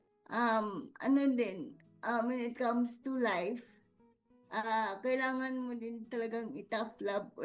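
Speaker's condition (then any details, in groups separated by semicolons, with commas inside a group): Cerebral palsy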